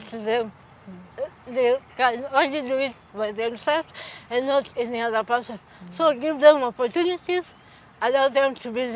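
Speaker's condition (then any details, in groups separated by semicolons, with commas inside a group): Cerebral palsy; from birth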